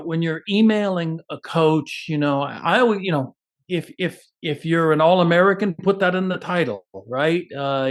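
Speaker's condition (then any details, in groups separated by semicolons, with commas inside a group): No condition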